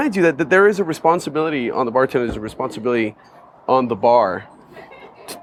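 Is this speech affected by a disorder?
No.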